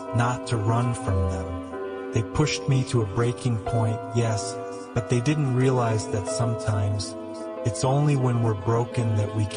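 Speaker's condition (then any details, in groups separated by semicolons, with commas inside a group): No condition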